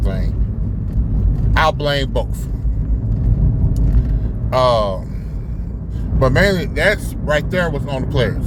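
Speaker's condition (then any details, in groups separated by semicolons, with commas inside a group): No condition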